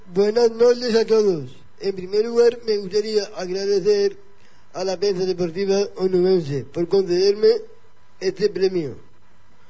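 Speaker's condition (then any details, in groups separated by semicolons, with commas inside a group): Down syndrome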